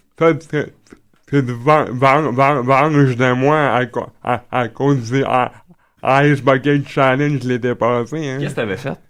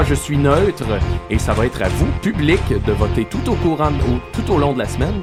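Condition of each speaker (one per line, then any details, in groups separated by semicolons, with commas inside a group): Cerebral palsy
No condition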